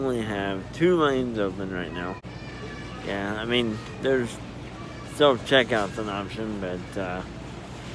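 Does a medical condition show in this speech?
Yes: spastic diplegia cerebral palsy.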